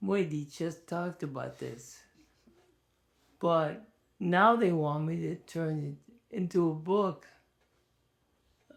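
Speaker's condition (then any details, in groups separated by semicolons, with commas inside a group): ALS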